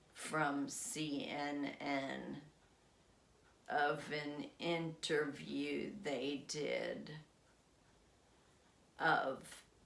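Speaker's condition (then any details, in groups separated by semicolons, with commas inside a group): Essential tremor; affects legs as well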